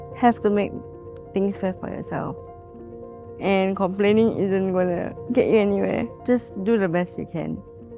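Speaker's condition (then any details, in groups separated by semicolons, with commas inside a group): Cerebral palsy; from birth, mainly affects movement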